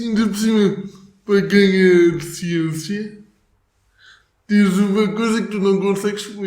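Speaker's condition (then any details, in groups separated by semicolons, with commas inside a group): Cerebral palsy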